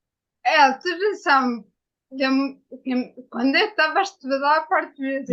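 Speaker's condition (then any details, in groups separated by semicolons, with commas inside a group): Ataxia after brain injury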